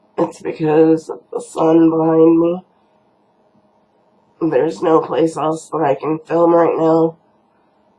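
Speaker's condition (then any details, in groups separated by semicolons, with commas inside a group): Cerebral palsy; from birth; housebound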